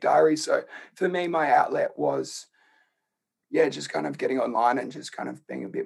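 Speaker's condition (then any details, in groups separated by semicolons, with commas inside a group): Laryngeal cancer; HPV-related, in voice box, onset age 27-28, earlier neck fusion surgery with tubes past larynx; diagnosed about one year ago after months of croaky voice first thought nodules; speaks at low tone, hard to project voice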